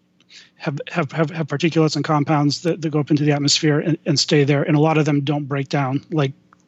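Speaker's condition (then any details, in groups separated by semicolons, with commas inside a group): Stuttering; lifelong stutter; may freeze up mid-speech, then gets back on a roll; repeated sounds, repeated words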